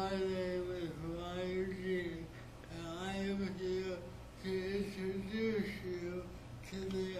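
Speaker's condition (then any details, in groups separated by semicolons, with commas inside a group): Speech impairment after birth surgery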